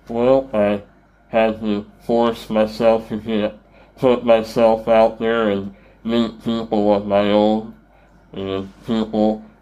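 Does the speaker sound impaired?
Yes: Treacher Collins syndrome; voice distorted, some cannot understand, worse on telephone, repeating takes energy, intelligible after years of therapy.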